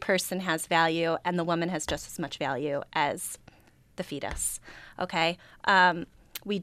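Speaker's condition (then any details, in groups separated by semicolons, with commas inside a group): No condition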